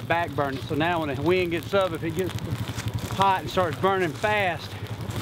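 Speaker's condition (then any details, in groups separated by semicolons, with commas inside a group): No condition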